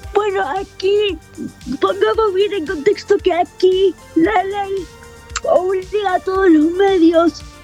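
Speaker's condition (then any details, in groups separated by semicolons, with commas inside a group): Cerebral palsy, quadriparesis; wheelchair user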